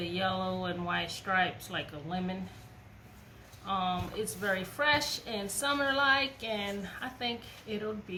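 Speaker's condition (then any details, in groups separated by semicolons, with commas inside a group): No condition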